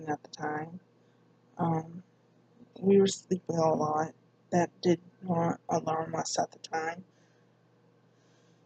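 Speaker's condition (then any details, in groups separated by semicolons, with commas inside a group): Cerebral palsy; speech affected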